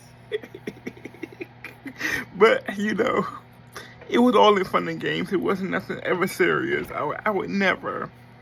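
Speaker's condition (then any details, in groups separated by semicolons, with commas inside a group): Cerebral palsy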